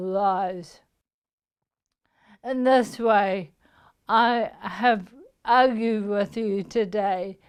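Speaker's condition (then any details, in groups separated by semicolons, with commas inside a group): Motor neuron disease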